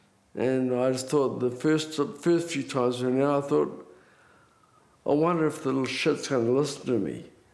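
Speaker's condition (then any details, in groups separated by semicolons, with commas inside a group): Multiple sclerosis; progressive, diagnosed about 13 years ago; drunk-sounding speech as fatigue builds through day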